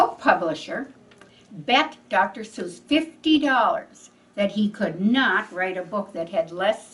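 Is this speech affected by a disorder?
No.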